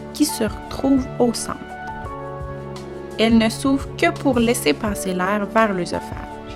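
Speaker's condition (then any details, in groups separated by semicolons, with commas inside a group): No condition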